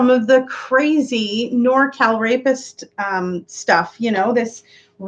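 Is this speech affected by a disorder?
No.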